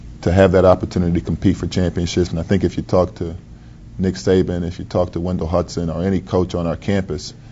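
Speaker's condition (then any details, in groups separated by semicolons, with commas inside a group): No condition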